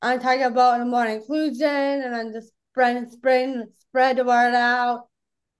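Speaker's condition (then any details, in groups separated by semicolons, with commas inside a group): Down syndrome; born without esophagus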